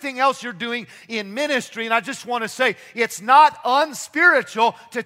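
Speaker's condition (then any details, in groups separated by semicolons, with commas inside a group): No condition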